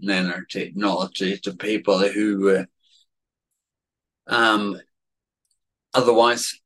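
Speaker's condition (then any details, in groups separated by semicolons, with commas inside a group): Cerebellar atrophy, genetic; speech affected, worse with tiredness or stress, worse today than usual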